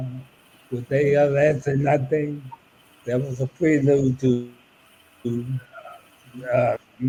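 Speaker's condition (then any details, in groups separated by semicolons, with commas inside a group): ALS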